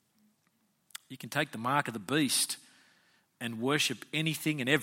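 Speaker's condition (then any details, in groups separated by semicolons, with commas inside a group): No condition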